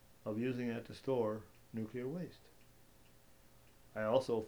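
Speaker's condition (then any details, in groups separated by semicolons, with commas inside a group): No condition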